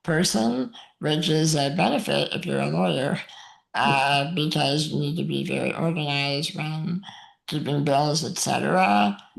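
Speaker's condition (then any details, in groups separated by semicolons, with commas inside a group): Muscular dystrophy; may need microphone to be heard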